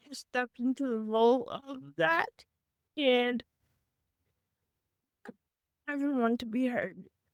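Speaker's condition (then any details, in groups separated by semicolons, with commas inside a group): Cerebral palsy; from birth; had speech therapy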